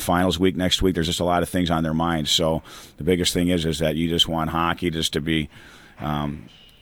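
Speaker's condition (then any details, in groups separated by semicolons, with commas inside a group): No condition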